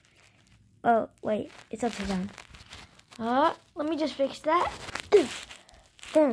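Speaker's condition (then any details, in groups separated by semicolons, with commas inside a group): No condition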